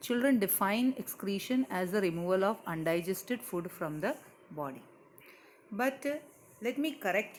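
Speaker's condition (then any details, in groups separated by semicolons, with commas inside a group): No condition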